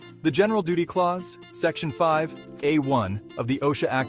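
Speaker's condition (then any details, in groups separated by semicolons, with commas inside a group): No condition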